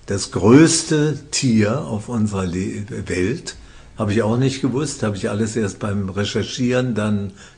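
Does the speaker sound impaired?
Yes: Parkinson's disease; incurable, diagnosed by a psychiatrist, treated by professor Jens Volkmann in Würzburg, medication adjusts symptoms; exercise as ongoing therapy, running, table tennis, boxing, swimming.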